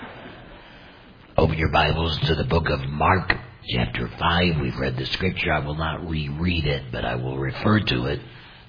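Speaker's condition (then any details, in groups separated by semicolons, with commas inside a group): Total laryngectomy; voice prosthesis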